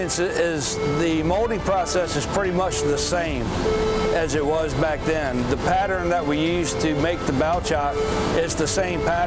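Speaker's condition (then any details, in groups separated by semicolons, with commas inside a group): No condition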